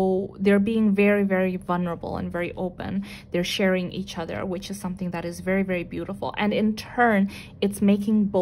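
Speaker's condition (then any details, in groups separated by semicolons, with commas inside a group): No condition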